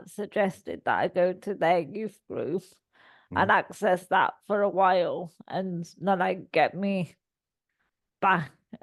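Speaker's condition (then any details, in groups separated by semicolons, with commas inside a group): Cerebral palsy; all four limbs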